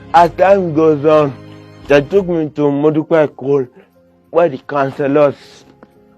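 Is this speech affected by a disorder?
Yes: cerebral palsy.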